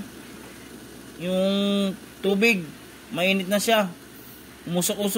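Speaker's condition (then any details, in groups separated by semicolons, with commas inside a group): No condition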